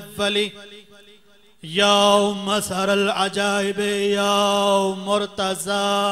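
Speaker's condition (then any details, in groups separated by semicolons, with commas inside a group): No condition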